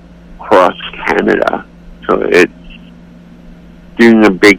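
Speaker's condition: Cerebral palsy; accepts own voice

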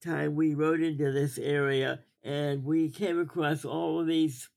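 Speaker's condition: Cerebral palsy; learned walking with braces

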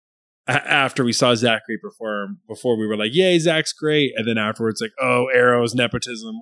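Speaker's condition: No condition

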